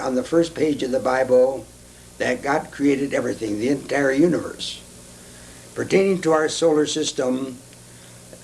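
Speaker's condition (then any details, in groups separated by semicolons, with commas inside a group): No condition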